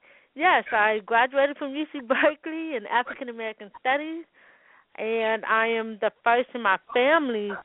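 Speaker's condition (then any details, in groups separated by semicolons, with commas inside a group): Hearing loss with speech impediment, congenital; wears hearing aids, learned sign language at four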